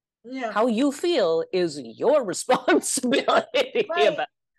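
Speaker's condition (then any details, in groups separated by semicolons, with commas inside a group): No condition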